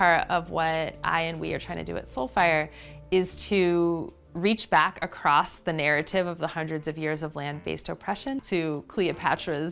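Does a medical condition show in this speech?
No.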